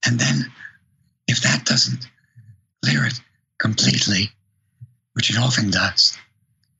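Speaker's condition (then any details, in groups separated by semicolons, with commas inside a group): Vocal cord paralysis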